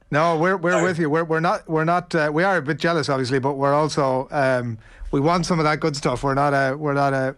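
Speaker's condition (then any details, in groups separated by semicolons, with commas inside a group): No condition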